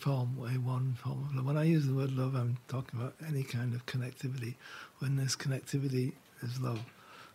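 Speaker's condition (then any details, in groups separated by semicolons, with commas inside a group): Parkinson's; diagnosed about 4 years ago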